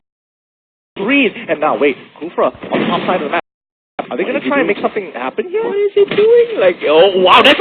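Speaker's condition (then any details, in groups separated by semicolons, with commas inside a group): No condition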